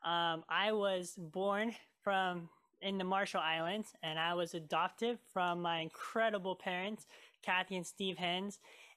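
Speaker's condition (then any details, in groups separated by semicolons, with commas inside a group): Cleft lip and palate; cleft made eating, talking and singing hard while growing up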